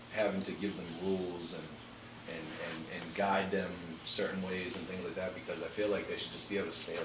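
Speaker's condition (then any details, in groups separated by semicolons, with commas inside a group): No condition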